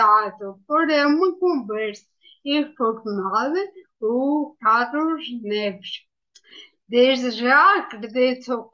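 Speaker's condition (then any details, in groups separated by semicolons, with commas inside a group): Ataxia after brain injury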